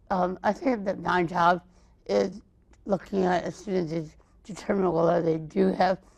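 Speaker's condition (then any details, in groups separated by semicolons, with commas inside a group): Cerebral palsy, mild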